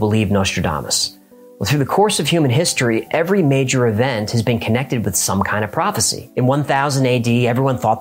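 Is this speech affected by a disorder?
No.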